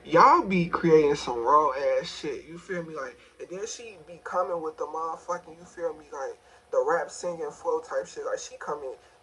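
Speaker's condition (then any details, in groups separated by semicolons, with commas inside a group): No condition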